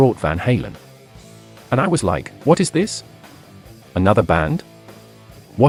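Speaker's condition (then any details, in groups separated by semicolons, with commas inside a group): No condition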